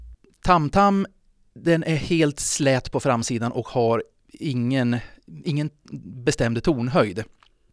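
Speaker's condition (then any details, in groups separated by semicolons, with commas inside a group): No condition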